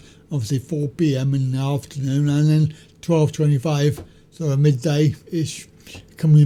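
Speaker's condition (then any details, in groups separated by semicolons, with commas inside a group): Cerebral palsy; back surgery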